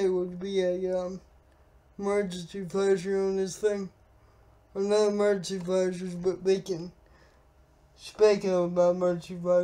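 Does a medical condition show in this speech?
Yes: cerebral palsy.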